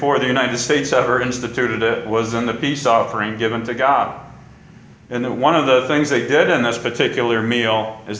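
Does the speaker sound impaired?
No.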